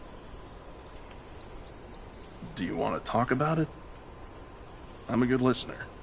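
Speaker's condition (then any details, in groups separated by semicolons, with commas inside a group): No condition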